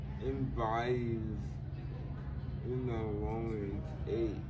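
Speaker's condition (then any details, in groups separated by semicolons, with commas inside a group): Cerebral palsy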